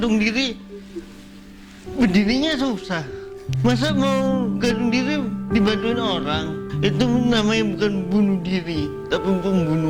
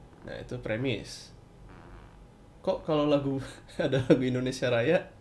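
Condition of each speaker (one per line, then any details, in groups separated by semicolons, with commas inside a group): Cerebral palsy; cannot walk, uses wheelchair, upper body functional; speech somewhat affected
No condition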